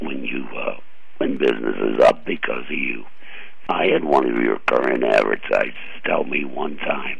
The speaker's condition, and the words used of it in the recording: Throat cancer. Chicks like it when you call with a voice like that and talk dirty to them.